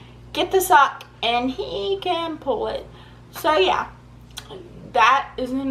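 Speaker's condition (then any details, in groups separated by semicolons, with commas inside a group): Cerebral palsy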